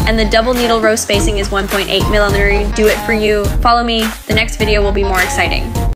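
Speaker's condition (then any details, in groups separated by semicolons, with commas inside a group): No condition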